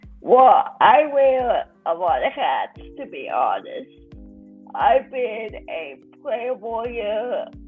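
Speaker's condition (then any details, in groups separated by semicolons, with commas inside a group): Cerebral palsy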